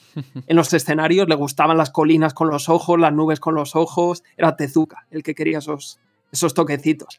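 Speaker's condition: No condition

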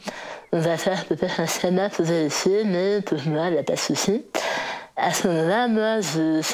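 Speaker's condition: Total glossectomy; eats everything perfectly again

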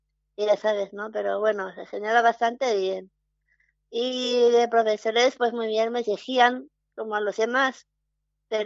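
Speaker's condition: Down syndrome; early intervention in childhood with speech therapy and early stimulation; interviewed by telephone

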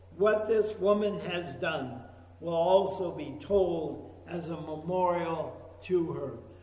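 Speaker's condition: ALS; only shallow breaths

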